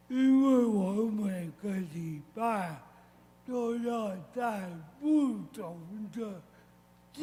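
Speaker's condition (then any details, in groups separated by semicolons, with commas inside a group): Cerebral palsy, severe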